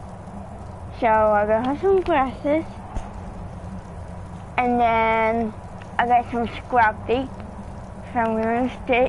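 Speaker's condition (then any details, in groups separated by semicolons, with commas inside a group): Cerebral palsy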